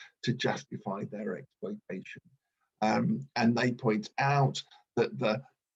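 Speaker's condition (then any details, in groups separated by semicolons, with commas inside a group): No condition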